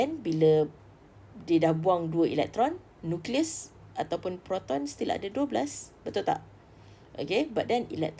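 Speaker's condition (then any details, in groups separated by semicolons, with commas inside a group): No condition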